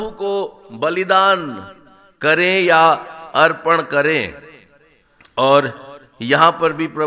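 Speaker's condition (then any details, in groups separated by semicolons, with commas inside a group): No condition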